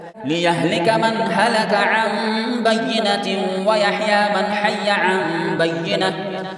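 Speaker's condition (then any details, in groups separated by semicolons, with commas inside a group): No condition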